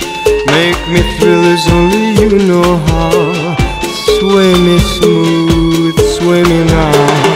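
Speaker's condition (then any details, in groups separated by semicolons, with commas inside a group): No condition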